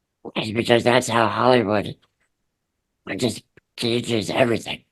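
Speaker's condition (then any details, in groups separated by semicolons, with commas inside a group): Muscular dystrophy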